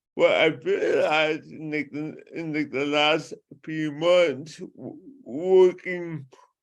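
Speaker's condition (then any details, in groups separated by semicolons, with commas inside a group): Cerebral palsy; from birth; speech impediment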